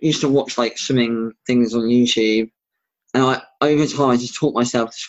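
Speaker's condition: Bilateral cleft lip and palate; congenital, severe

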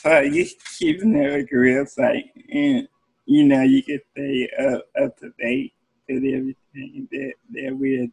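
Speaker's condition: Cerebral palsy; therapists involved in upbringing

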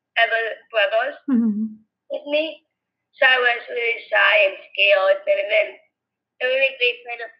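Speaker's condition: Down syndrome; Down syndrome from birth

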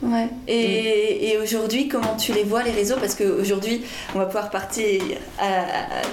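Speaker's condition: No condition

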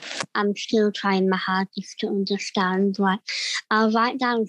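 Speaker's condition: Cleft palate; congenital

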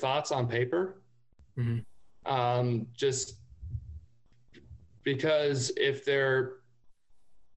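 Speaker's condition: Stutter; past speech therapy; stutters most on own name, noticeable right away to new people; prolonged sounds, blocks

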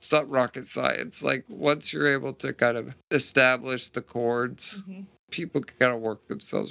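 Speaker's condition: Duchenne muscular dystrophy; no family history

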